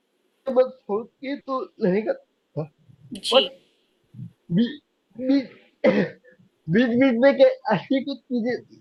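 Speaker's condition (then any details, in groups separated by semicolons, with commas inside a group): Cerebral palsy; could not speak as a child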